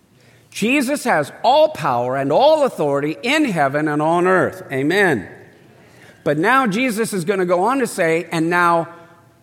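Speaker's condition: No condition

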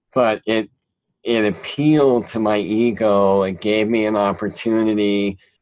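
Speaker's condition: Cleft palate; cleft palate and cleft lip, present since childhood; speech impediment still present, talked funny as a child

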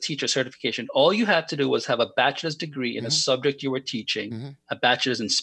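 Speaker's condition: No condition

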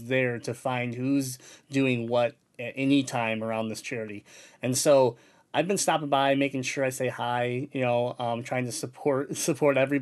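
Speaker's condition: Cleft palate; congenital cleft palate

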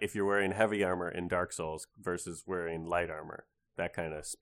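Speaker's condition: No condition

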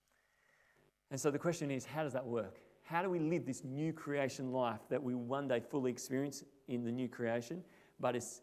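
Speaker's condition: No condition

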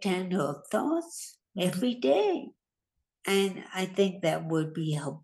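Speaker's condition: Hemorrhagic stroke; more than a year after stroke

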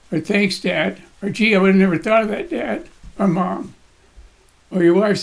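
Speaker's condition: Parkinson's disease; body tremor

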